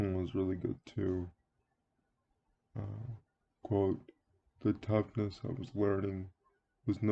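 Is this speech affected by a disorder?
Yes: cerebral palsy; speaks relatively well.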